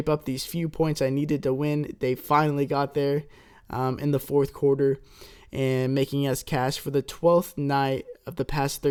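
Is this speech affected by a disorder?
No.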